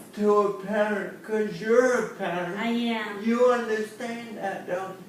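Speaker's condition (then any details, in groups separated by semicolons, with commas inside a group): Cerebral palsy; since birth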